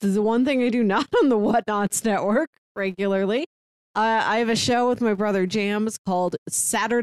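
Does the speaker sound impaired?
No.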